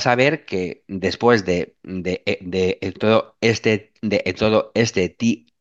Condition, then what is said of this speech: Stuttering. Hay muchas veces que digo, joder, que hable otro, no, venga tú, coño, pero joder, si estoy, pero no me ves que yo tartamudeo, coño, que hable otro, ¿no?